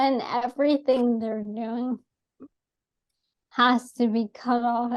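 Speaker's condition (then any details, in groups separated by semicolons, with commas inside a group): ALS; atypical case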